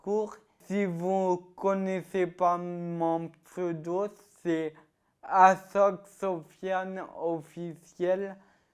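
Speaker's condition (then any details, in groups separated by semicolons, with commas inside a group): Ataxia-telangiectasia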